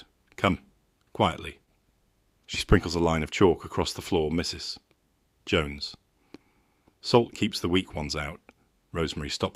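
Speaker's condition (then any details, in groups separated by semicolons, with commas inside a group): No condition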